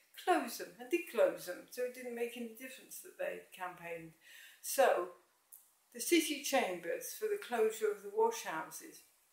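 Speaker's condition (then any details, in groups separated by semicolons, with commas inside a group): MND, mild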